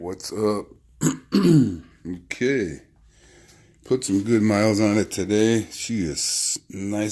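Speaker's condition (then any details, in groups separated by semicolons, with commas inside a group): No condition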